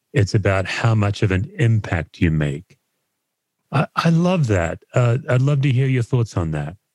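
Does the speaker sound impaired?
No.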